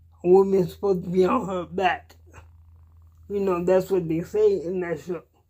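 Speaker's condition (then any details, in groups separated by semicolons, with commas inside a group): Cerebral palsy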